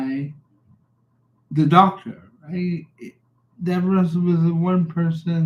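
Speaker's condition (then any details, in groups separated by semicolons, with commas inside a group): Cerebral palsy; reliable voice, uses voice control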